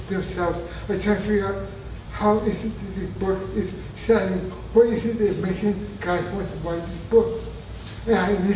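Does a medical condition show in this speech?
Yes: traumatic brain injury; near-fatal injury.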